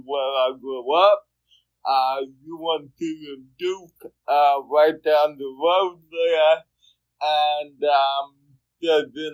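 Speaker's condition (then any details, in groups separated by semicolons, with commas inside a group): Cerebral palsy; speech therapy in childhood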